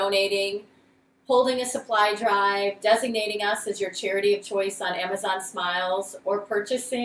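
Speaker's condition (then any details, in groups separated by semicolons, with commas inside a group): No condition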